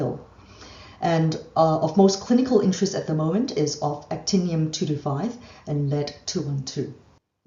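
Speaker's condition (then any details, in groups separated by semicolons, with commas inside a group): No condition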